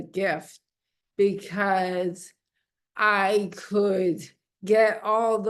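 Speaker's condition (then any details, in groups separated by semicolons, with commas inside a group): Amyotrophic lateral sclerosis; onset left foot dragging, progressing to limp; diagnosed about a year after symptom onset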